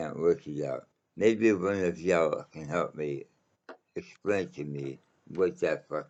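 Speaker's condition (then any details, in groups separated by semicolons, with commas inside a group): Mouth cancer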